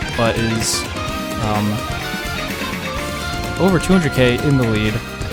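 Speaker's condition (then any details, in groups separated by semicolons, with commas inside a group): No condition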